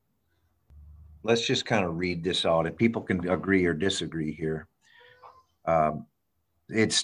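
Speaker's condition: No condition

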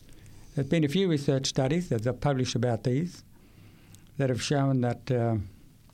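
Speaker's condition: Profound deafness; profound deafness acquired at age 8 after language acquisition, not born deaf; profound hearing loss for many years, struggles in difficult listening situations; speaks orally, language acquired before hearing loss

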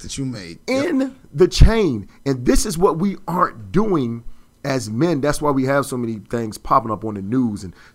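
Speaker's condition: No condition

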